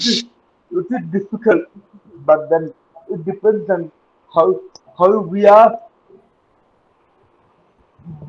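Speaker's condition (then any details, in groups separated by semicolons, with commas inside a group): Cerebral palsy; uses wheelchair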